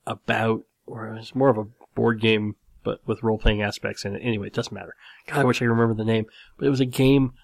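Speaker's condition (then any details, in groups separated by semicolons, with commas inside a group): Cleft lip and palate; nose still slightly crooked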